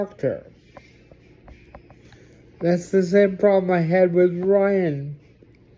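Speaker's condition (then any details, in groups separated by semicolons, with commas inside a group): Cerebral palsy; reliable voice, uses voice control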